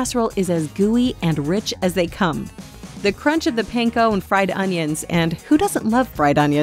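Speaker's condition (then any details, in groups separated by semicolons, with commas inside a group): No condition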